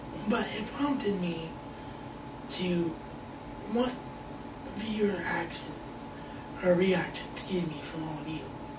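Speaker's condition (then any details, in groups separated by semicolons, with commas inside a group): Cerebral palsy; wheelchair bound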